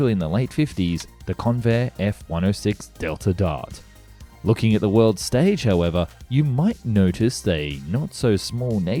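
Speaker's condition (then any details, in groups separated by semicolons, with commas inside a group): No condition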